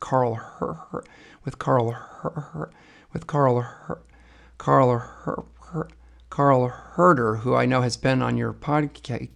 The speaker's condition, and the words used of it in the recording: Stuttering. So in many regards, my stuttering is actually became permanently worse after that, and I'm still kind of like having to process that.